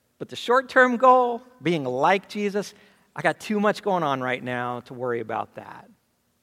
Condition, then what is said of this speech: None; typical speech.